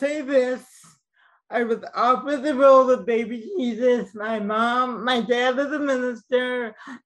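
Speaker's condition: Cerebral palsy, mild; speech mildly affected

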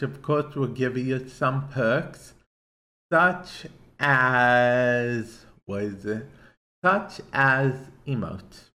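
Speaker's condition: Cerebral palsy; affects speech to an extent

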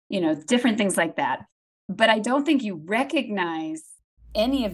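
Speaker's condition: No condition

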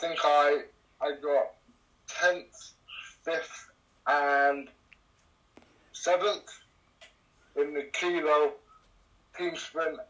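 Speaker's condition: Cerebral palsy; cerebral palsy affecting all limbs

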